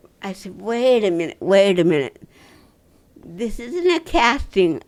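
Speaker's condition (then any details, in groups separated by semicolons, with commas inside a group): Dystonia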